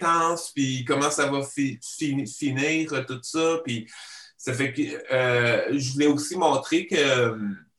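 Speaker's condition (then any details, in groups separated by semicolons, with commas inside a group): Stuttering; genetic and neurological; stutters in daily life, partial control keeps spontaneity, full control would need changed voice; repeated sounds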